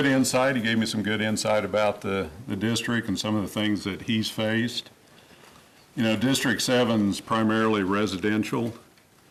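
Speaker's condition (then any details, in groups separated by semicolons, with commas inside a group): No condition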